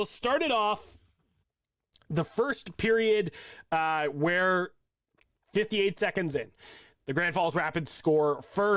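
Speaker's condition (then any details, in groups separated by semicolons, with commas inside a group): No condition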